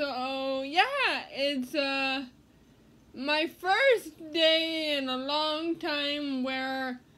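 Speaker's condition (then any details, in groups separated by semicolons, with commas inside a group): Cerebral palsy; quadriplegic, all four limbs, from childhood, spasticity and spasms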